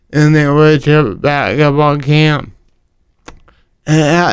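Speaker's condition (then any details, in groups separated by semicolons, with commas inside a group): Cerebral palsy; talking affected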